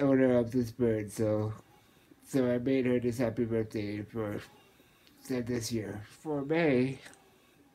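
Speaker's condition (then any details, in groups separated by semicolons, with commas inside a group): Muscular dystrophy, Duchenne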